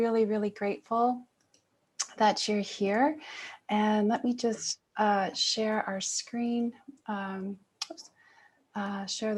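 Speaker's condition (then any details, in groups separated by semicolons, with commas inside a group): No condition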